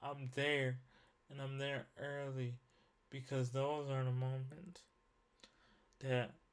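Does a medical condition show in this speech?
Yes: cerebral palsy; uses wheelchair.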